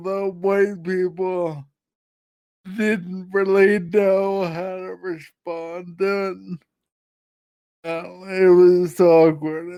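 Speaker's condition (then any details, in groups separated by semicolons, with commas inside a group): Friedreich's ataxia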